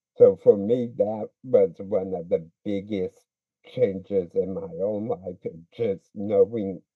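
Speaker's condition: Speech impediment

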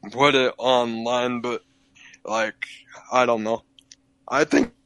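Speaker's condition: Cerebral palsy, physical only

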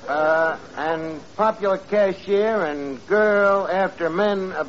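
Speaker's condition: No condition

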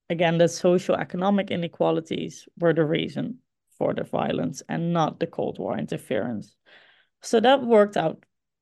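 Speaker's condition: No condition

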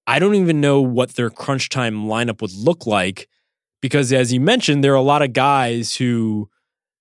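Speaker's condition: No condition

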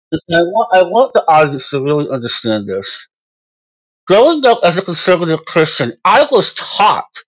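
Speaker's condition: Moebius syndrome; congenital

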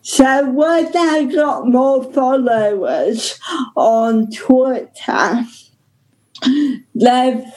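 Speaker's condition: Ataxic cerebral palsy; stuck during delivery

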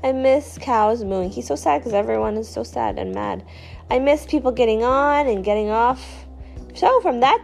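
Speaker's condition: No condition

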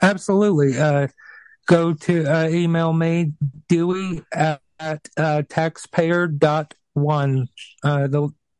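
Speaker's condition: Stutter; developmental, from birth, severe, avoided speaking as child, mirror and word practice with grandmothers, aunt; speaks slowly, consciously suppressing stutter, host says doing fine; slow rate, hard sounds b, stutters reading aloud, dyslexic; prolonged sounds

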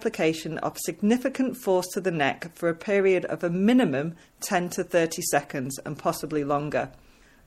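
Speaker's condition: No condition

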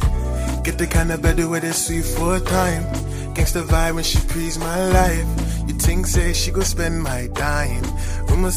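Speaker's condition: No condition

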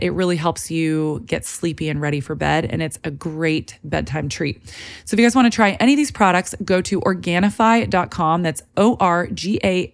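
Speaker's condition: No condition

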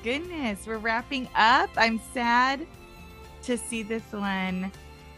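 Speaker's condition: No condition

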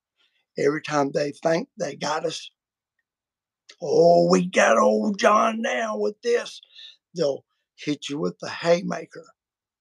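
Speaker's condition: Vocal cord surgery; including laser treatment

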